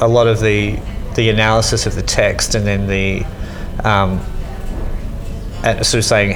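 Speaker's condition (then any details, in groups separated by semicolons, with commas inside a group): Cleft lip and palate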